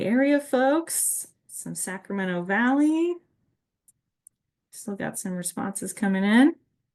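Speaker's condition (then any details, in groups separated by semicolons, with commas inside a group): No condition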